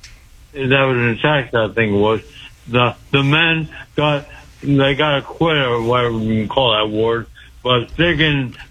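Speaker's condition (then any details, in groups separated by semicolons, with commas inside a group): Speech impediment; cause never understood by host, stabbed by girlfriend years ago; rapid fire news delivery, excited, asked to get closer to microphone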